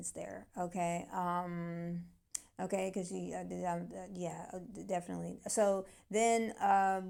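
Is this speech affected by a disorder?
No.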